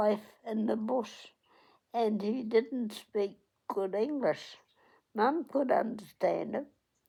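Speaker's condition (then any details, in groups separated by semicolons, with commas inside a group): Cerebral palsy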